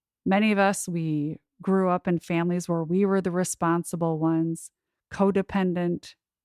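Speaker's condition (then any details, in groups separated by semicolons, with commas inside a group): No condition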